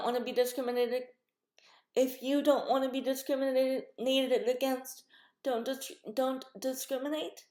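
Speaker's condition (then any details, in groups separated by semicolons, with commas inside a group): Cerebral palsy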